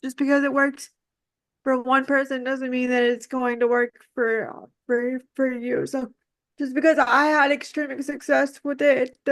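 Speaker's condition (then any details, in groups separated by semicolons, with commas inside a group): Cerebral palsy; talking harder when very tight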